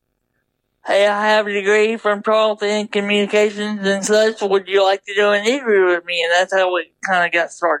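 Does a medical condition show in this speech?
Yes: double hemiplegia cerebral palsy; horse therapy since age 5.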